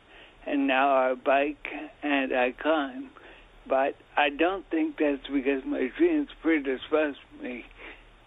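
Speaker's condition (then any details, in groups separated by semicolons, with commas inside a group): Ataxia; self-described disabled athlete, able to bike and climb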